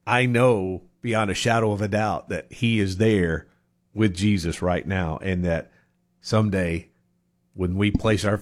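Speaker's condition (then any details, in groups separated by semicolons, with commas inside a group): No condition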